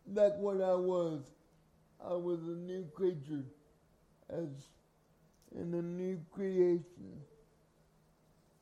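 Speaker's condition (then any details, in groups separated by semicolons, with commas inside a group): Cerebral palsy; from birth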